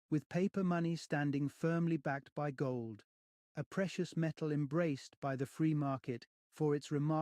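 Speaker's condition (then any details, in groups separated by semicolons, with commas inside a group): No condition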